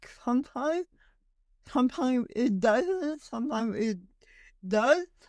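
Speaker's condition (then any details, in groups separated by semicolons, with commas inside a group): Cerebral palsy; stutters heavily when talking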